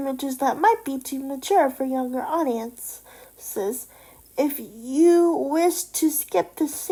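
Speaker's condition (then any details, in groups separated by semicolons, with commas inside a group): Cerebral palsy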